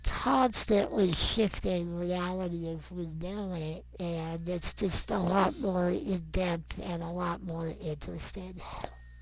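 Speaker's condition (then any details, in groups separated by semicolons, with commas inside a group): Non-progressive muscular dystrophy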